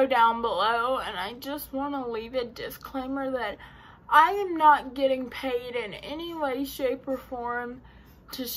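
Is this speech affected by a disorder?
Yes: cerebral palsy.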